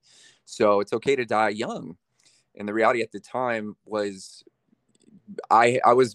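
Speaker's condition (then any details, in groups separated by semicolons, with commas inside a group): No condition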